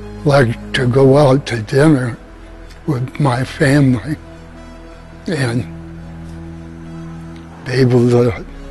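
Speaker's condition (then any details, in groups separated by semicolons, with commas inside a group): Essential tremor; deep brain stimulation, thalamus; over 40 years, worsening, medications failed, stimulation nearly eliminates tremor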